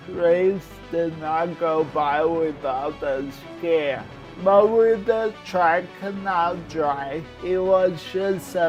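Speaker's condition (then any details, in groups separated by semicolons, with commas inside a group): Cerebral palsy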